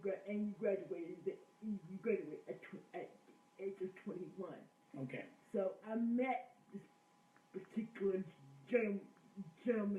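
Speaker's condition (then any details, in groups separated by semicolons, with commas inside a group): Cerebral palsy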